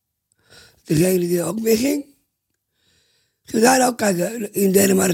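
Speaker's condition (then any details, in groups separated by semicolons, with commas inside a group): Down syndrome; congenital, present since birth; speaks well by own and host's account, expresses himself clearly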